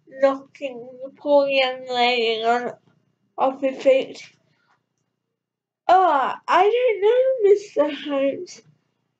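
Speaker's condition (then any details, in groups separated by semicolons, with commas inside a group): Cerebral palsy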